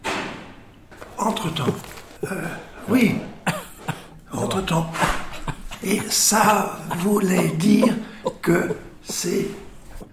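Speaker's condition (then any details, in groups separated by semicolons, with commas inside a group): Stroke with aphasia; stroke at 49 at Mayan site in Yucatan, Mexico, after headaches, sudden collapse, unconscious; about 2 years 4 months after stroke, slow progress, song-based speech therapy with therapist Juliette; halting, needs time, repeats phrases after helper, understood well only by few people, worse with fear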